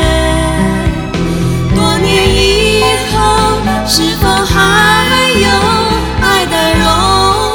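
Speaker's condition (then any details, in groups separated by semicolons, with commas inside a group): No condition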